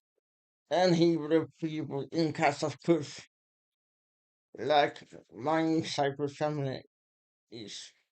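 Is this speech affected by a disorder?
Yes: muscular Parkinson.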